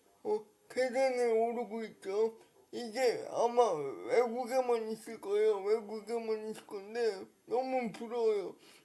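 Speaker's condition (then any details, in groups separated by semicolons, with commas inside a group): Brain lesion disability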